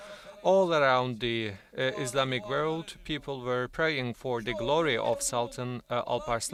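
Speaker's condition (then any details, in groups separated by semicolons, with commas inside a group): No condition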